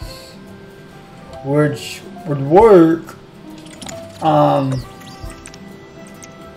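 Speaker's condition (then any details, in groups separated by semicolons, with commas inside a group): Cerebral palsy; affects legs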